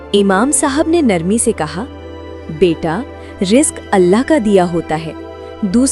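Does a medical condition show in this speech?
No.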